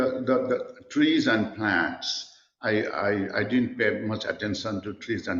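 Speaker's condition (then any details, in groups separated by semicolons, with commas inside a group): No condition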